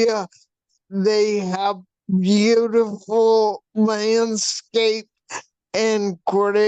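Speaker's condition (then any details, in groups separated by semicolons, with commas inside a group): Brain shunt failure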